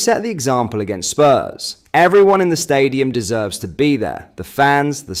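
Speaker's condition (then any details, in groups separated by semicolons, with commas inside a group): No condition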